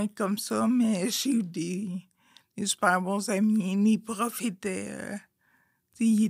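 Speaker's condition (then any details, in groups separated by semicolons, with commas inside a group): Friedreich's ataxia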